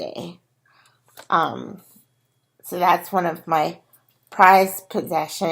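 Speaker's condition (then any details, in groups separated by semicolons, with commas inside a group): Cerebral palsy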